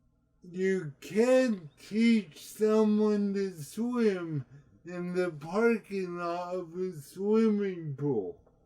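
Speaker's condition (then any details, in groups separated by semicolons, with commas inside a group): Cerebral palsy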